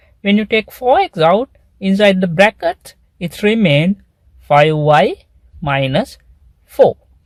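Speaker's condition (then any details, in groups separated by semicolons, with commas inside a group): No condition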